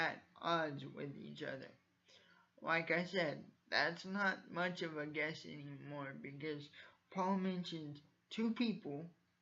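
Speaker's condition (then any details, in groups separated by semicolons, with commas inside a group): Cerebral palsy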